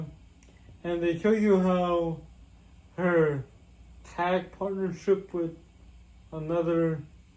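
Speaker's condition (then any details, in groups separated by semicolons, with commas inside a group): Cerebral palsy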